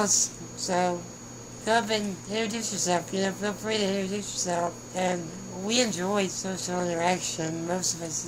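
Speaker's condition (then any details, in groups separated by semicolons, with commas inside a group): Spinal muscular atrophy; tracheostomy, tongue and mouth muscles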